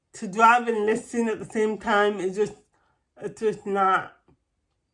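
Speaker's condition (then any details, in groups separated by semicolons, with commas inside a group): Cerebral palsy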